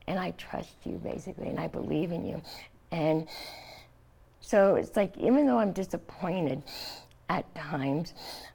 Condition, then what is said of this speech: Throat cancer. I just had a portion of my tongue removed, and that's probably why you hear some slurring.